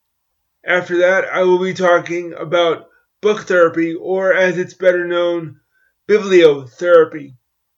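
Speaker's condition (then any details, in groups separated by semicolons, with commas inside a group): Cerebral palsy; walks with crutches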